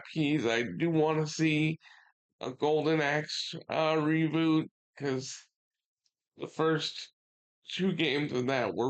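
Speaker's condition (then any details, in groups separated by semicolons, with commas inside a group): Cerebral palsy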